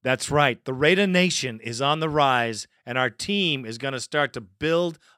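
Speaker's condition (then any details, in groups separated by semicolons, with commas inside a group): No condition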